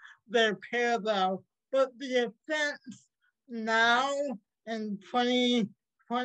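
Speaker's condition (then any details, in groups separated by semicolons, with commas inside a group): Cerebral palsy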